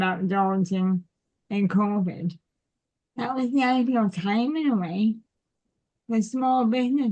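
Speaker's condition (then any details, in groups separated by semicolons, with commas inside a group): Cerebral palsy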